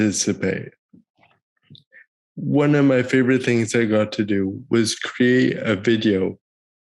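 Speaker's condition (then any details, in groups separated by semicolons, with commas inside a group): Cerebral palsy; present from birth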